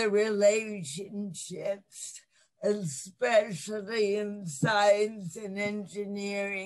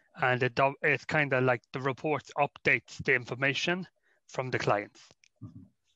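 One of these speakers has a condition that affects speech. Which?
The first: cerebral palsy; lifelong.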